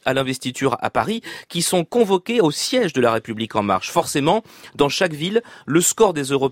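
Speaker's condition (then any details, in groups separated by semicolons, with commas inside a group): No condition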